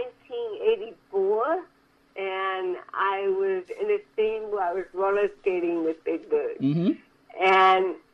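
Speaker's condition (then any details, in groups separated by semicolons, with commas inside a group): Cerebral palsy; from birth; recent surgery, in physical therapy rehab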